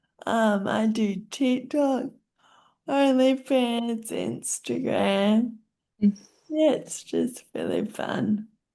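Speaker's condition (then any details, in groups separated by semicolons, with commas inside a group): Friedreich's ataxia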